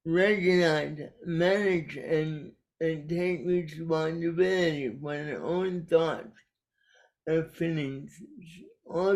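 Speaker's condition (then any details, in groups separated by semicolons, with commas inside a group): Cerebral palsy; caused by brainstem aneurysm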